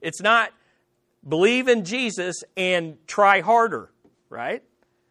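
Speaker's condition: No condition

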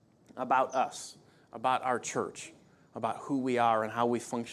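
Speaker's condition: No condition

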